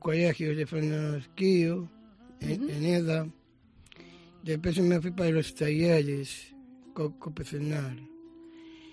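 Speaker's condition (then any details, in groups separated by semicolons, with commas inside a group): Down syndrome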